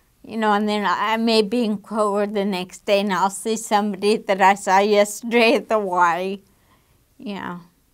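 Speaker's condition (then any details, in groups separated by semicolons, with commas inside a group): Damaged diaphragm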